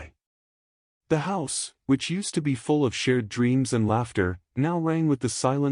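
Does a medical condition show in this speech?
No.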